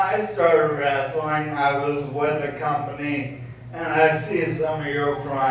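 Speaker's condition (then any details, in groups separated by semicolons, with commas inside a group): ALS; voice sounds impaired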